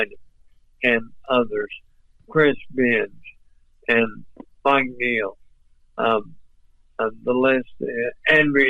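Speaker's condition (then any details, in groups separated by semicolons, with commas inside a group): ALS; voice off but clear and understandable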